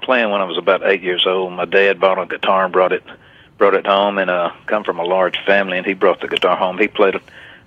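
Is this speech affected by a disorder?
No.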